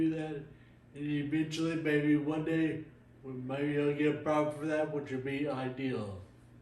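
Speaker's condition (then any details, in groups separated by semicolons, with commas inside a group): Friedreich's ataxia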